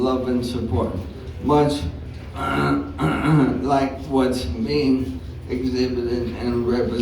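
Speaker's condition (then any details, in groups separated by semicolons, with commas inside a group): ALS; onset left hand weakness, then right hand; some speech trouble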